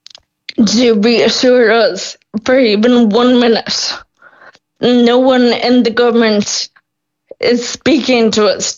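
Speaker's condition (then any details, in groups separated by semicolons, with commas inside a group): Friedreich's ataxia; progressive, wheelchair user, transfers need hands-on support of two people, mobility declining; not yet on Skyclarys (Biogen), in 20s; speech declining, swallowing declining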